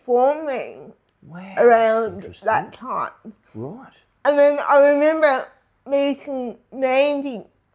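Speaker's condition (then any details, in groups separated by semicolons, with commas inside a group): Disability affecting speech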